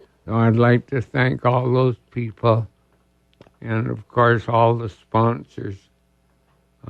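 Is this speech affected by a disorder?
Yes: ALS; diagnosed about two years ago.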